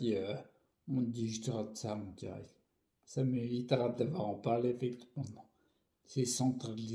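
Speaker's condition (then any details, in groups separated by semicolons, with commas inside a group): Primary progressive multiple sclerosis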